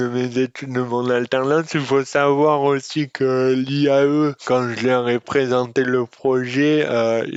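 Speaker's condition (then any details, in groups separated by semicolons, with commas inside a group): Dystonia; speech disorder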